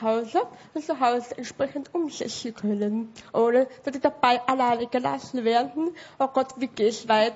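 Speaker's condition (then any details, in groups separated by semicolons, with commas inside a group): Severe hearing loss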